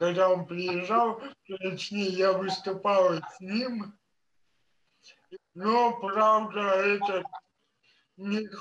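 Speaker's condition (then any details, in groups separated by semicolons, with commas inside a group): Cerebral palsy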